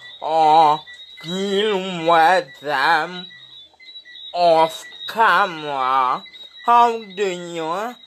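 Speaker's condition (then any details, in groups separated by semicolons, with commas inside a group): Speech impediment; no speech therapy yet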